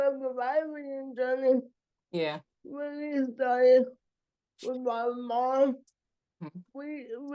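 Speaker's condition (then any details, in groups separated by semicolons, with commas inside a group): Cerebral palsy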